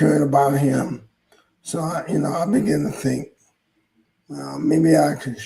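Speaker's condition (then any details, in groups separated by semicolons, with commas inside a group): ALS; hoarse voice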